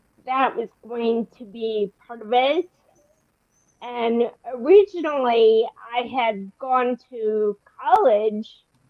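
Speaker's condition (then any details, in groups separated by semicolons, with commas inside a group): Friedreich's ataxia; progressive, wheelchair user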